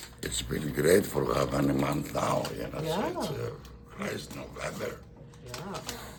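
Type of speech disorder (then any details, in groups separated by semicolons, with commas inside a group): Speech with a voice prosthesis; laryngectomy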